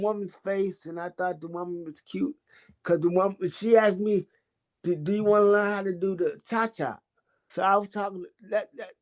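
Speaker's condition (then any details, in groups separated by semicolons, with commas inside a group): Cerebral palsy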